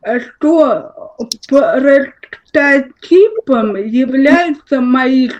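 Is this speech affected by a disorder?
Yes: cerebral palsy, spastic diplegia; caused by birth trauma.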